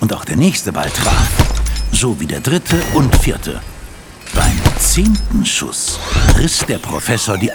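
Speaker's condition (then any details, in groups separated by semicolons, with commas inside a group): No condition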